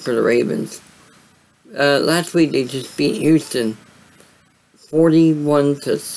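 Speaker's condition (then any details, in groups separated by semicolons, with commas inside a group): Cerebral palsy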